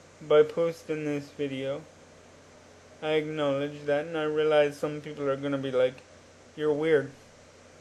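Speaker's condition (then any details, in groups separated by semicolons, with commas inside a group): Cerebral palsy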